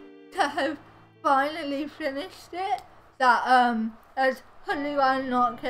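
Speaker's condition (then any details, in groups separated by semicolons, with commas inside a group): Cerebral palsy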